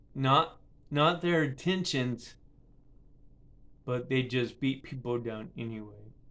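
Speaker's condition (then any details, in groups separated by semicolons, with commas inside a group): Cerebral palsy; affects speech and balance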